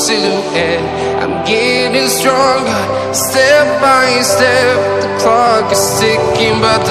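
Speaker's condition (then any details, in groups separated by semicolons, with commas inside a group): No condition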